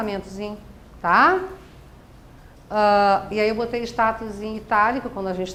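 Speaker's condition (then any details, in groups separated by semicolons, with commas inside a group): No condition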